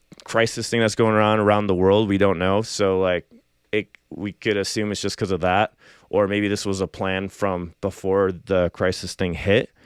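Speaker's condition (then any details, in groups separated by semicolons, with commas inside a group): No condition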